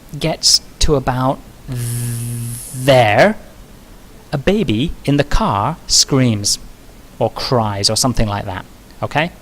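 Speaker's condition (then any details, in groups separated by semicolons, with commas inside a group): No condition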